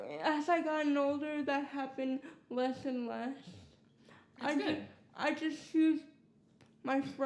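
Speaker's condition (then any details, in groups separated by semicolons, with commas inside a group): Cerebral palsy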